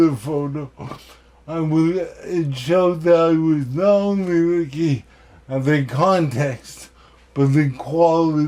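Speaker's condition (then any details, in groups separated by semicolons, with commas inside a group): Cerebral palsy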